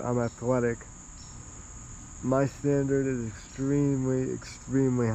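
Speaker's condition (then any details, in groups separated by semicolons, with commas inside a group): Cerebral palsy, spastic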